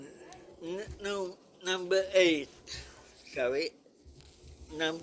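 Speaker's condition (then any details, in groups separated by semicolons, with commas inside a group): Cerebral palsy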